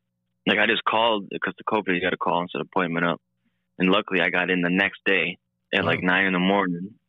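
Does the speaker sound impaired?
No.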